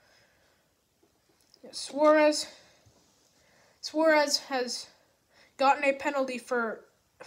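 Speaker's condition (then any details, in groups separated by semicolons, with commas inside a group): No condition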